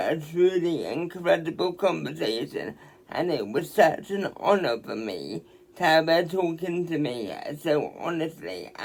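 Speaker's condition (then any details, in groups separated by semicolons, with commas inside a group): Quadriplegic cerebral palsy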